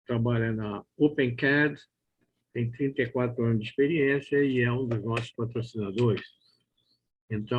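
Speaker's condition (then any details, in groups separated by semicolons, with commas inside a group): No condition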